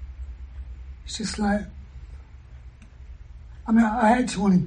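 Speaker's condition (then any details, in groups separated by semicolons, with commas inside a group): Throat cancer surgery, vocal injections; cancerous neck tumour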